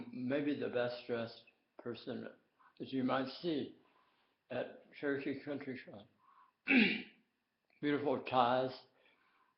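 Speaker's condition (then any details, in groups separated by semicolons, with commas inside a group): Tongue cancer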